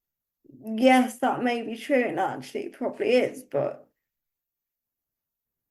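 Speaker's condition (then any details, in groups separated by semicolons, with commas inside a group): Cerebral palsy; uses wheelchair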